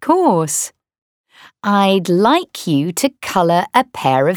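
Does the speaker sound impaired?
No.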